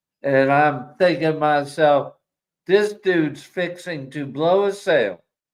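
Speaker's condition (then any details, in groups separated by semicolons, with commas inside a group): ALS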